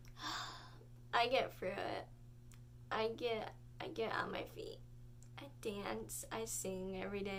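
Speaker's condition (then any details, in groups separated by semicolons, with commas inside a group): Cerebral palsy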